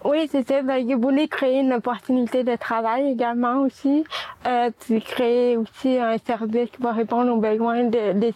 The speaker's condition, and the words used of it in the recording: Cerebral palsy. Et aussi, j'ai un trouble de langage parole dû à la paralysie cérébrale.